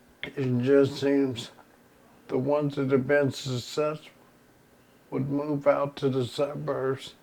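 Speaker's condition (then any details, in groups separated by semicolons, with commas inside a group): ALS; progressive terminal illness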